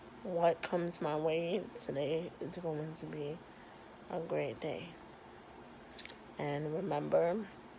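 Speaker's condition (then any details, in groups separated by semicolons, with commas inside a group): Cerebral palsy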